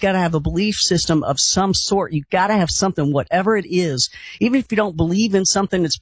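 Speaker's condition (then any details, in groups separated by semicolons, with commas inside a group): No condition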